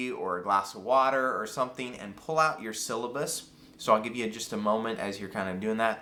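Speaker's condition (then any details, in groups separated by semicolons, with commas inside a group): No condition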